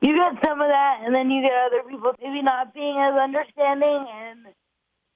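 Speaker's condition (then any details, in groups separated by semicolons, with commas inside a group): Cerebral palsy; chokes on liquids or spills when drinking from cup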